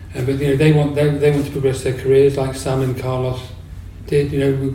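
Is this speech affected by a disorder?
Yes: Parkinson's disease; degenerative neurological condition, brain lacks dopamine, symptoms about three years before diagnosis, no cure; years since diagnosis, on medication, walking affected, medication helps standing, symptoms worse when inactive; quieter, mumbles a lot, new since onset.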